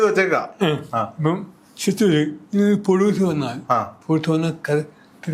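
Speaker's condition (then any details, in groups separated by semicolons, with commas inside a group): Cerebral palsy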